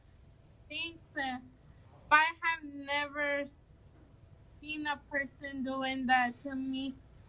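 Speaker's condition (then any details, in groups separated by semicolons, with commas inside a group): Cerebral palsy; mostly in wheelchair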